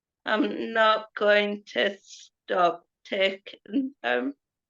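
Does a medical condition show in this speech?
Yes: cerebral palsy; affects speech and mobility.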